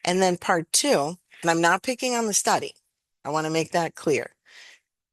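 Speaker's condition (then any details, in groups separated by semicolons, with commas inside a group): No condition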